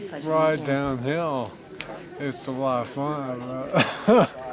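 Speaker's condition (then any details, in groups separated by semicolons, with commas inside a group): ALS; losing voice, mostly muscular, little respiratory involvement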